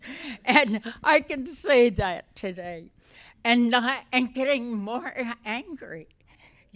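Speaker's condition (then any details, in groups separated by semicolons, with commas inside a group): Essential tremor; essential tremor affecting voice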